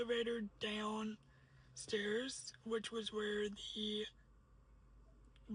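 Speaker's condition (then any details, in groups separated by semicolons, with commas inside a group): Cerebral palsy; uses a wheelchair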